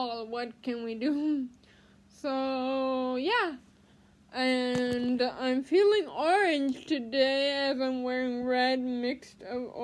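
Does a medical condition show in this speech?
Yes: cerebral palsy; spasticity, baclofen pump.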